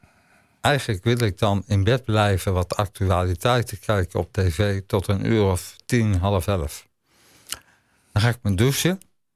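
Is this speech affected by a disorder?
Yes: ALS; ALS diagnosed 2021 in Zwolle hospital, began with muscle twitching during corona, 20 kg muscle lost in 1.5 years; tires quickly, struggles shaving, brushing teeth, depends on others, climbing Mont Ventoux on adapted electric bike; talks less after recent days of exertion, speaking costs energy, still easy to understand.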